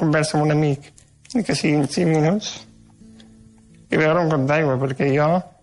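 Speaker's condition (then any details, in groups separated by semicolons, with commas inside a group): Duchenne muscular dystrophy; dictates instead of writing, colds or bronchitis cause suffocation crises treated with morphine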